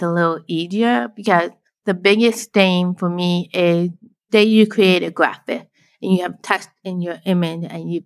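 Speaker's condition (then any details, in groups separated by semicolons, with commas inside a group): Deafblind, born deaf; narrowed visual field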